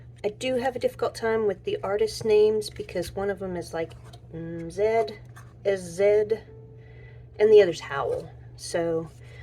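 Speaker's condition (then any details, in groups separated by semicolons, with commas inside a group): No condition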